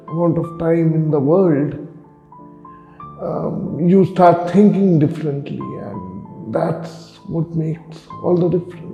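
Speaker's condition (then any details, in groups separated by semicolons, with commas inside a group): Cerebral palsy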